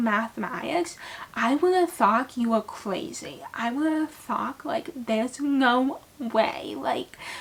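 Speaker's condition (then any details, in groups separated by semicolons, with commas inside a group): Cerebral palsy; had speech therapy at school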